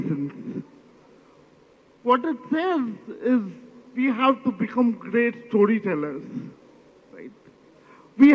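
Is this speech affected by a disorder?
Yes: cerebral palsy; could not talk properly.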